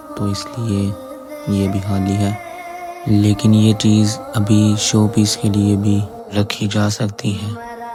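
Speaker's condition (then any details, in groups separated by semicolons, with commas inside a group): No condition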